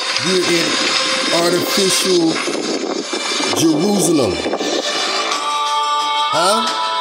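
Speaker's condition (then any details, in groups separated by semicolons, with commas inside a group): No condition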